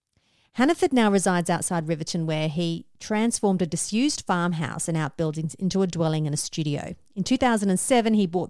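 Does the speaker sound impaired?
No.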